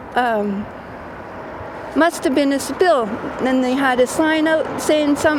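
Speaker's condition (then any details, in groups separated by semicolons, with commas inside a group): No condition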